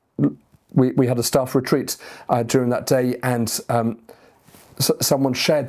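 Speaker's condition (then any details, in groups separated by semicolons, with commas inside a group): Stutter; criticized by others when taking on pastor team leader role; repeated sounds, repeated words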